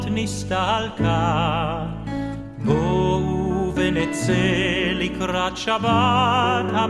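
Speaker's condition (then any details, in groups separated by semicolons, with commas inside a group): No condition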